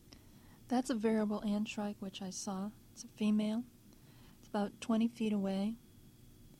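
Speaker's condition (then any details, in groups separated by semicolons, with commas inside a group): No condition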